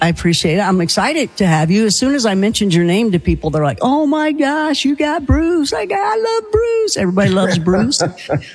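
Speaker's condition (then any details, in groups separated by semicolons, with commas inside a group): No condition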